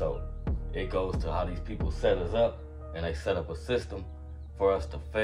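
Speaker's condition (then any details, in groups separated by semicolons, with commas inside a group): No condition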